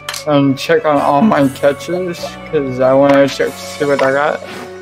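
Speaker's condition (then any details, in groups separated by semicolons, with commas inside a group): Cerebral palsy; affects legs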